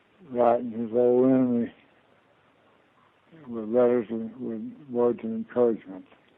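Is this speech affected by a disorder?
Yes: Parkinson's disease.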